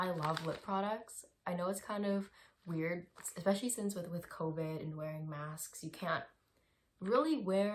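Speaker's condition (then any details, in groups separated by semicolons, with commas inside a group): No condition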